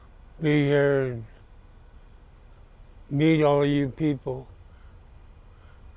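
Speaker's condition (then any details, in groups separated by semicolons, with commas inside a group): Parkinson's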